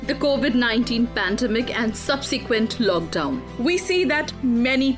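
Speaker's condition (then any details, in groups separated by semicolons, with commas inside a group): No condition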